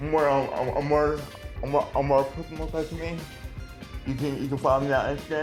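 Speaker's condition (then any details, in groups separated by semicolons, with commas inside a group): Dystonia; childhood onset, involuntary movements and muscle contractions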